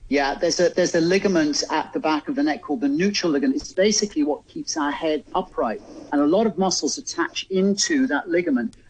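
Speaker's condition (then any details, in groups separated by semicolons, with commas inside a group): No condition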